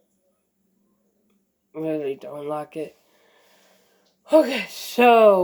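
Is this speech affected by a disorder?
Yes: mild cerebral palsy.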